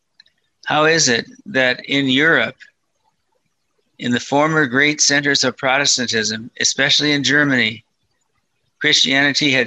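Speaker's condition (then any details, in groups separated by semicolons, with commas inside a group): Parkinson's disease, mild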